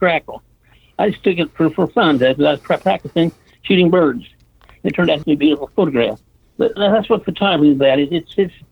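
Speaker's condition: Parkinson's disease; says people with Parkinson's, including himself, are slow, sometimes talk funny, sometimes slobber

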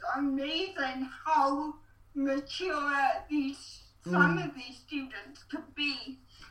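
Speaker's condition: Cerebral palsy

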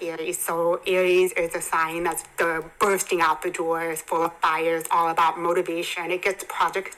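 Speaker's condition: Hearing impairment; congenital hearing impairment

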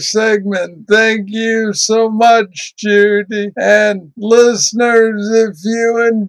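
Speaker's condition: Parkinson's disease; young onset, diagnosed at age 35, deep brain stimulation done twice, main drug recently switched; sees movement disorder specialist every 6 weeks or sooner, occupational and movement therapy; works with speech therapists on therapeutic and compensation strategies

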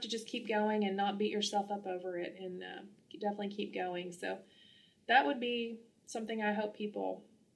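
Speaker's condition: No condition

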